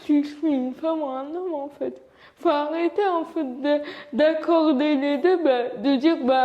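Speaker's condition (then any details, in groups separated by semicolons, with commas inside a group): Cerebral palsy; from birth, uses wheelchair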